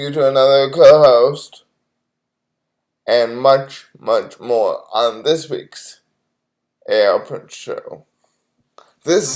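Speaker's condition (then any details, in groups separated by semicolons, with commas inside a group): Cerebral palsy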